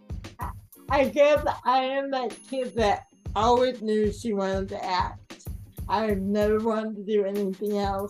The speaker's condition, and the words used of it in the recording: Cerebral palsy. I think, again, I have a speech impediment, so sometimes it's been challenging to understand me.